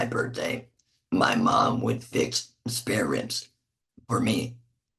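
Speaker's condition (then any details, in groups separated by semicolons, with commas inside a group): Laryngectomy; voice box removed, tracheal neck stoma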